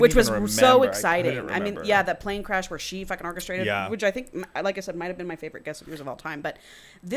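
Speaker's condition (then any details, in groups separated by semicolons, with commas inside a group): No condition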